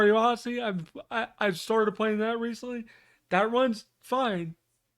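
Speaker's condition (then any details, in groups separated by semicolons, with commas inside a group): Cerebral palsy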